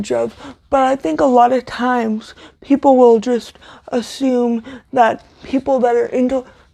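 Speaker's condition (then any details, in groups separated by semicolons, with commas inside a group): Cerebral palsy, severe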